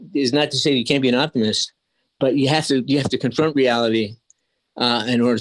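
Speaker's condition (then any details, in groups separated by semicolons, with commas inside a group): Early onset Parkinson's disease; spasticity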